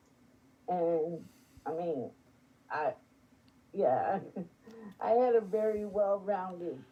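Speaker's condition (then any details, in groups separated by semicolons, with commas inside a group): Spastic quadriplegic cerebral palsy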